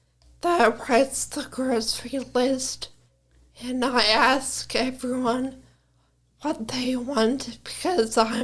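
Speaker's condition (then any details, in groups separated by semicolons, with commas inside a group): Brain injury; caused by brain aneurysm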